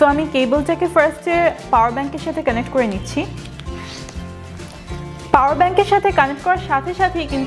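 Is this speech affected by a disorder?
No.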